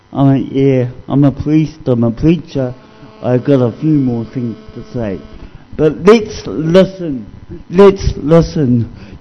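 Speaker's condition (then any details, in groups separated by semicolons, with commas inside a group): Cerebral palsy; cerebral palsy from being dropped in infancy while passed between relatives, discovered at age 2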